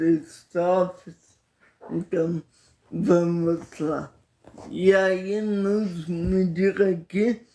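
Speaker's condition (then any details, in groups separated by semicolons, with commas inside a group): Paralysis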